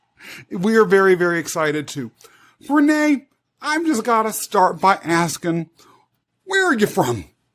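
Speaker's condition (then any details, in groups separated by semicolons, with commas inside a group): No condition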